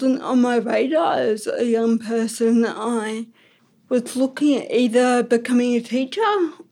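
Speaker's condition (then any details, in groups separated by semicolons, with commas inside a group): Ataxic cerebral palsy; f33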